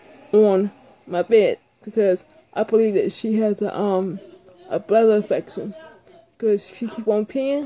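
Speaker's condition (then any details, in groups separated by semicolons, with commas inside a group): Speech impairment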